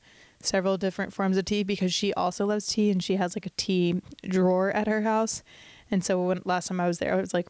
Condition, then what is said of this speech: None; typical speech.